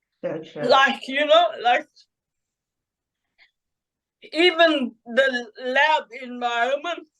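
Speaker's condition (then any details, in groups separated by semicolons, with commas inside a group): Cerebral palsy; present from birth, caused by severe neonatal jaundice, affects movement; adult, after childhood therapy; predicted unlikely to talk, early speech therapy improved speaking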